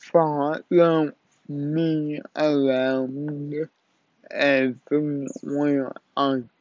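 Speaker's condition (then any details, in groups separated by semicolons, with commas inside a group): Cerebral palsy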